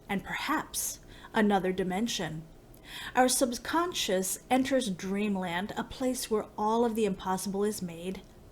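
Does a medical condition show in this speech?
No.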